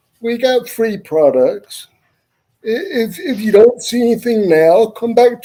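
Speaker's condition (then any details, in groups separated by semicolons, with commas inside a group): Cerebral palsy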